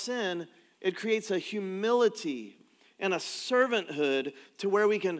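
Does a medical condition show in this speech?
No.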